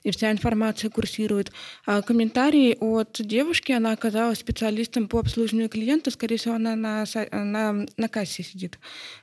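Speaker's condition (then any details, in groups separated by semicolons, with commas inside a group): Hard of hearing; identifies as hearing person with specific need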